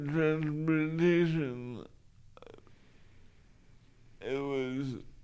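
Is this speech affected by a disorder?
Yes: cerebral palsy; limited use of arms.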